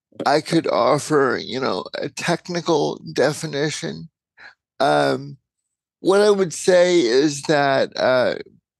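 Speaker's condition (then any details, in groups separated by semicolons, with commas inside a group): Cerebral palsy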